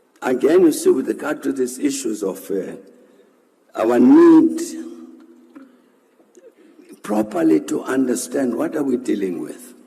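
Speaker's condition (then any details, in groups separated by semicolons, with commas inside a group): No condition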